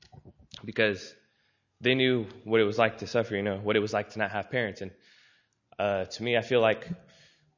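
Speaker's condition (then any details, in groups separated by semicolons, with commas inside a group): No condition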